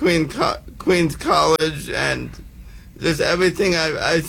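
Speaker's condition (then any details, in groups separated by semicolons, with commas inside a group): Cerebral palsy; advised by Pete to improve speaking for play-by-play, attended Toastmasters, hired speaking coach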